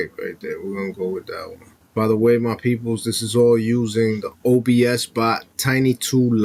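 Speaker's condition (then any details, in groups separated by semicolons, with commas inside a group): No condition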